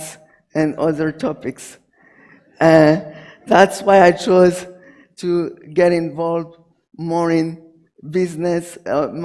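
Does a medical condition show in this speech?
Yes: cerebral palsy.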